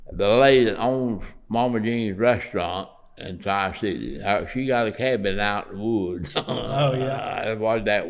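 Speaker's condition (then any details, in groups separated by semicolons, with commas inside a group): Parkinson's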